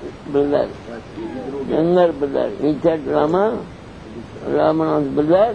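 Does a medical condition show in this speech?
Yes: deafness; cannot hear audience questions; long fluent English story narration, questions from listeners not taken.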